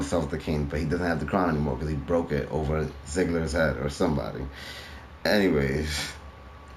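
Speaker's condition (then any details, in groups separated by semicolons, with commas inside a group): No condition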